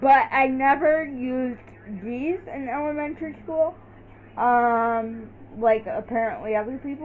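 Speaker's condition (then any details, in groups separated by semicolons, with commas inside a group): Cerebral palsy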